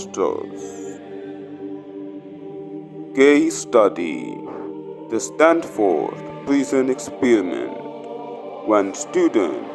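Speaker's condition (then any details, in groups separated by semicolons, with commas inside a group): No condition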